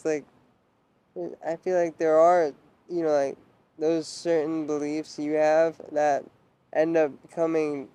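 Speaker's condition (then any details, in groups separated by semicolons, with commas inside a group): Traumatic brain injury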